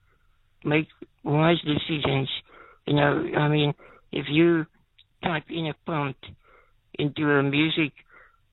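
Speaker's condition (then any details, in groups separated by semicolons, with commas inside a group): Spinal muscular atrophy, type 2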